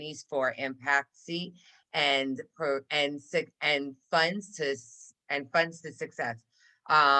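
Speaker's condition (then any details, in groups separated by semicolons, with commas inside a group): No condition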